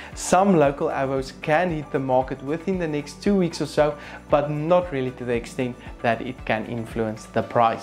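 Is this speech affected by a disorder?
No.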